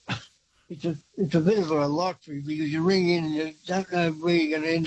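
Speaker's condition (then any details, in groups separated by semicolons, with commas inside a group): Parkinson's; hand tremor shaking phone, switched phone to other hand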